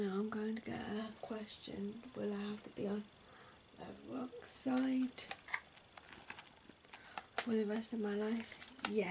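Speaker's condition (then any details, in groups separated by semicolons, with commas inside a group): Cerebral palsy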